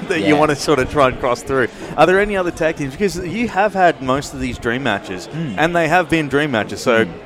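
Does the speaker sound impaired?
No.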